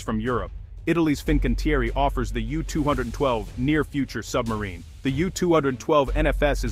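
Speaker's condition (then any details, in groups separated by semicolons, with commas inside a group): No condition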